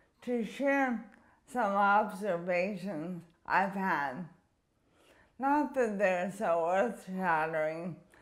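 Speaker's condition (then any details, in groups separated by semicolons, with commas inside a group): Primary lateral sclerosis; primary lateral sclerosis, motor neuron disease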